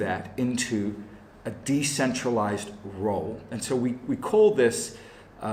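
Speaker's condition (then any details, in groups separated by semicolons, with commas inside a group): No condition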